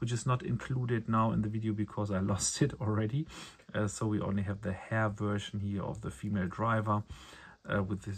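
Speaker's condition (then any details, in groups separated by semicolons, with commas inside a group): No condition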